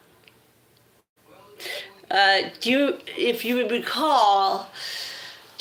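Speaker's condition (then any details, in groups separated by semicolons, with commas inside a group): Cerebral palsy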